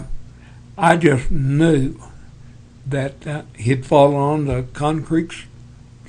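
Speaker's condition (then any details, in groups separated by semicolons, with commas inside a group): Parkinson's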